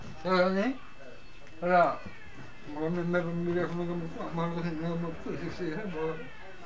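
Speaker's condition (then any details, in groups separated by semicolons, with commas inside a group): Parkinson's disease; severe, unable to walk, constant involuntary contractions, untreated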